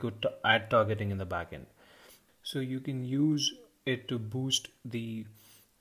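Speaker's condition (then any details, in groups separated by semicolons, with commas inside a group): No condition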